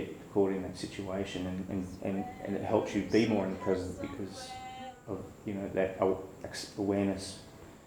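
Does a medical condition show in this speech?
No.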